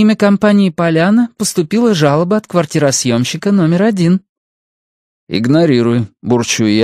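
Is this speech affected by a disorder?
No.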